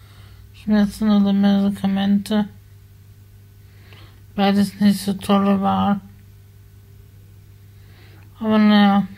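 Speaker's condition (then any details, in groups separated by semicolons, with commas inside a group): Spasticity from birth; multiple sclerosis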